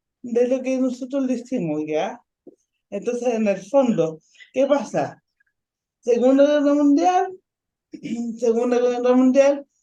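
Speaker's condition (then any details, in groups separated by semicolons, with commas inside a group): Ataxic cerebral palsy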